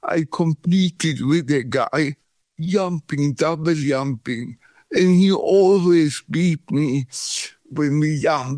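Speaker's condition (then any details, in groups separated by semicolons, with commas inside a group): Cerebral palsy; from birth, no breathing first 40 minutes, feet opposite of Charlie Chaplin, shaking body, cramps, pain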